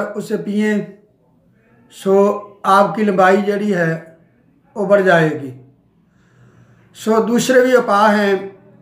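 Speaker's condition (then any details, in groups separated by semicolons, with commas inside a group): No condition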